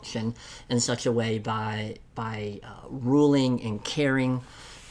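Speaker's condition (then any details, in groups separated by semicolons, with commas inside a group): Cleft lip and palate; congenital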